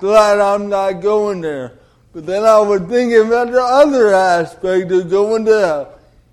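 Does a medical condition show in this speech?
Yes: cerebral palsy; delayed development.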